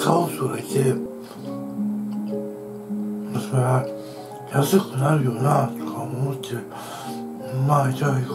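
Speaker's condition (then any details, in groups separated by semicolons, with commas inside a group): Tongue cancer, partial glossectomy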